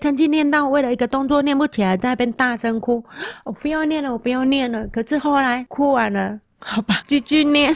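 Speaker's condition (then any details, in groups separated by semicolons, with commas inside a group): Moderate-to-severe hearing loss; wears hearing aids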